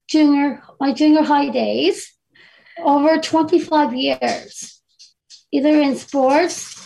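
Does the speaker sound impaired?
Yes: Down syndrome; voice donated to Google project understood to train Google personal assistants to recognize diverse speakers.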